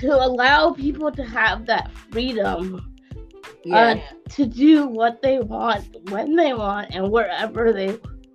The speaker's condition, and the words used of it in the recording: Cerebral palsy. And it understands me a lot better.